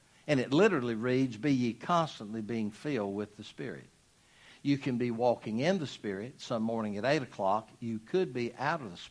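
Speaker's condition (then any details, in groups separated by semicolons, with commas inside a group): No condition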